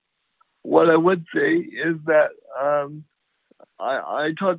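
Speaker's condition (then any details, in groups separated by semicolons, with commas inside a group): Cerebral palsy; in 20s, swimming as therapy, needs two support workers for swimming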